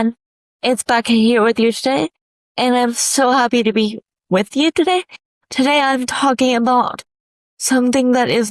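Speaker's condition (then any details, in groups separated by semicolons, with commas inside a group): Cerebral palsy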